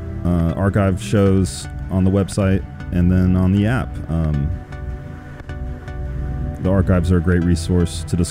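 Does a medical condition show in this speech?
No.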